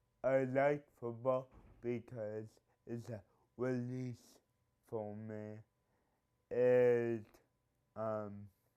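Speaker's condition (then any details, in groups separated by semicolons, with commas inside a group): Cerebral palsy; physical disabilities since young age; speech impediment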